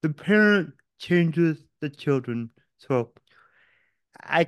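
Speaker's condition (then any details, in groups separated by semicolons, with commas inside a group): Cerebral palsy; physical challenges, mentally unaffected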